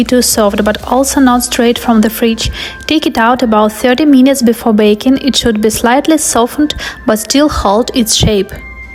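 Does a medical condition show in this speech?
No.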